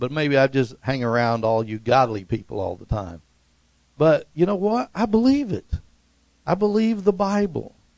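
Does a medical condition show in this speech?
No.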